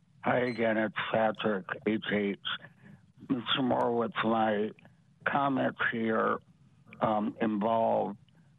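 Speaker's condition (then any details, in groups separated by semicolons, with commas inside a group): Parotid gland removal; parotid salivary gland removed; difficulty speaking at this recording, recurring, attributed to parotid gland removal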